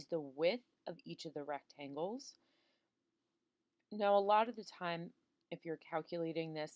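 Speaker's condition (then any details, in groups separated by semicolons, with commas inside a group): No condition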